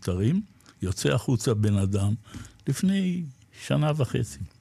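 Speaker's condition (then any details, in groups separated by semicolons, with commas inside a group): Parkinson's disease; had to sell motorcycle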